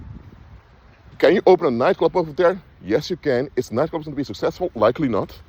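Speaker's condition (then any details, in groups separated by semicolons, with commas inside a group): No condition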